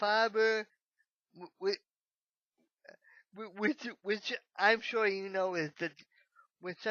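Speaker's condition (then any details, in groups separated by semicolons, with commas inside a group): Cerebral palsy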